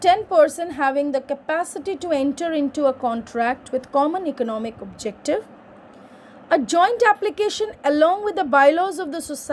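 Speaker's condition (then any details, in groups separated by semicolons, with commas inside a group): No condition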